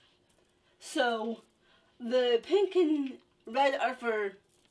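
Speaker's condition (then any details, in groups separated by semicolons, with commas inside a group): Down syndrome; speech therapy in childhood with games and speech-related exercises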